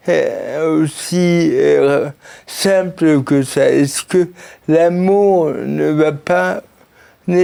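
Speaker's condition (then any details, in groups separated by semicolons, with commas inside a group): Cerebral palsy; since birth, birth injury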